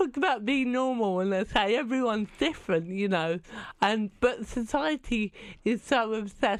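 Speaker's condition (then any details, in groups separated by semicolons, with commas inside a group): Cerebral palsy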